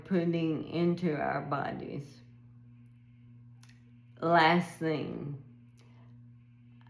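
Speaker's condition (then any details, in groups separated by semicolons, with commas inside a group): ALS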